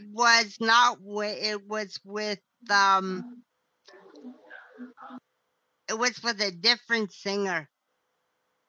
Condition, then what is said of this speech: Cerebral palsy. But what ruined my voice was when they incubated me, they destroyed my vocal cords.